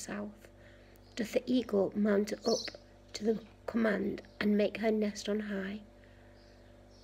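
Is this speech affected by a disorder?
No.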